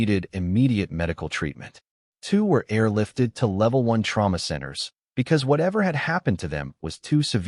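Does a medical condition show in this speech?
No.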